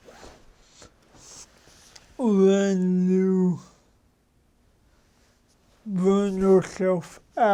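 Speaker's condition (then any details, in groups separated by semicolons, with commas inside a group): Cerebral palsy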